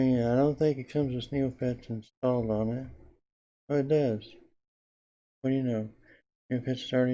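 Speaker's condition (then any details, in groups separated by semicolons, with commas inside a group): Parkinson's disease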